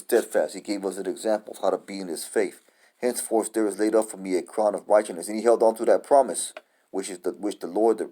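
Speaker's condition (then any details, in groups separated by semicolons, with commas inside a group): No condition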